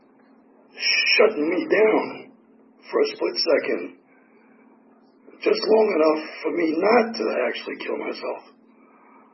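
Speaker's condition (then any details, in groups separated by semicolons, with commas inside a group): Tracheotomy; tracheotomy for 4 years, 8 surgeries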